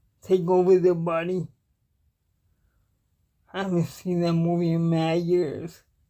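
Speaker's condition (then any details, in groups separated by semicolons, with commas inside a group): Cerebral palsy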